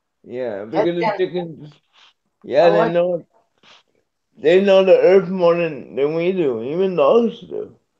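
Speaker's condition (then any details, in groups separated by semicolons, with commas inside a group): Cerebral palsy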